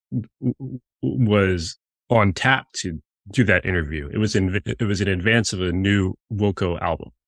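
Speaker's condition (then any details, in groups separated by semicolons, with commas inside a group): Stuttering; audible stuttering during interviews; prolonged sounds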